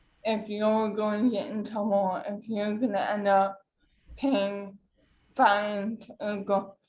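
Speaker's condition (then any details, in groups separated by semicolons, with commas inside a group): Cerebral palsy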